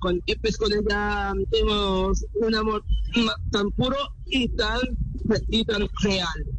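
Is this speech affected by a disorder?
Yes: Down syndrome; frequent word and phrase repetitions, fillers, hesitations, fragmented sentences.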